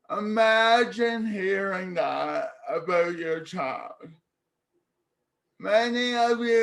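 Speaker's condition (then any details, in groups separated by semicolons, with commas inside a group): Cerebral palsy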